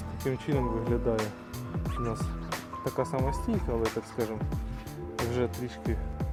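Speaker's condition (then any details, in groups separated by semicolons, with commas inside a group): No condition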